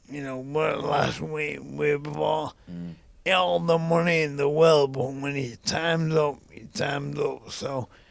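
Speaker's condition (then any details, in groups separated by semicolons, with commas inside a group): ALS; young onset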